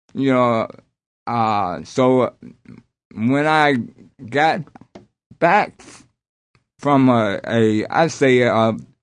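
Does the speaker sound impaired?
Yes: aphasia after strokes; aphasia caused by multiple strokes; stuttering after strokes, had to repeat everything, impediment not heard when singing, less noticeable.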